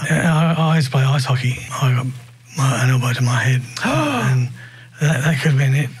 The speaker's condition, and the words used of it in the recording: Parkinson's disease. Sorry, my voice is affected by this as well.